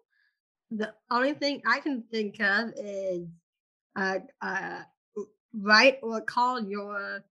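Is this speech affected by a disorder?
Yes: Down syndrome; congenital, significant congenital heart condition.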